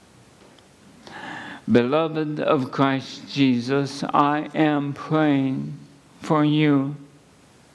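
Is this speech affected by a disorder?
Yes: ALS; under neurologist care.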